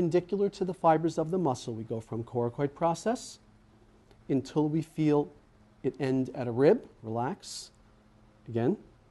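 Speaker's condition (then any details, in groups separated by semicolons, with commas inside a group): No condition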